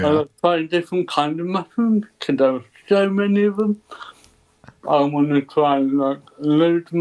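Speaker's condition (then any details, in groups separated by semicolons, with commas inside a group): Cerebral palsy; ataxic type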